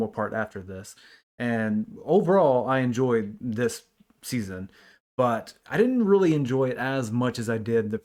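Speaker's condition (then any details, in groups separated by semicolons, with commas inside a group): No condition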